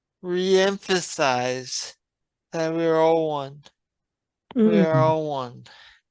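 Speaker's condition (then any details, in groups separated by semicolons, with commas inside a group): Traumatic brain injury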